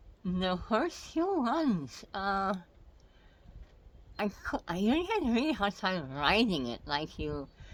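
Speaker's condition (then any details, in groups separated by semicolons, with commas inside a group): Head and neck cancer; multiple surgeries; coughing, ongoing medication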